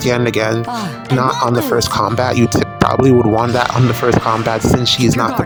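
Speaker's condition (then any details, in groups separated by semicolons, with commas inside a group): No condition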